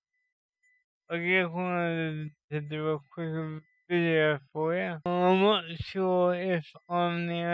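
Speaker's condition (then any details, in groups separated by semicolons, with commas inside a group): Cerebral palsy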